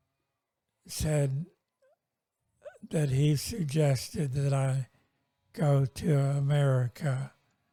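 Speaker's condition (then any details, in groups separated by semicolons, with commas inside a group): Multiple sclerosis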